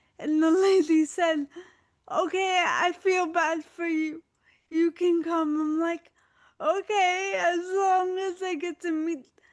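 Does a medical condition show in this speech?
Yes: autoimmune disease, spinal cord injury.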